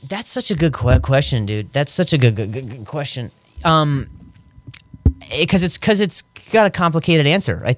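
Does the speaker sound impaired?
Yes: stuttering; vocal contusion and major concussion, seen by neurologist, chiropractor, physical therapist; still stutters; stuck on words starting with 'in', long blocks, very pronounced three years earlier; here repeated words.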